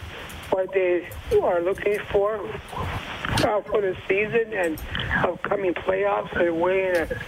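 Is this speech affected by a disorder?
Yes: Down syndrome; age 41.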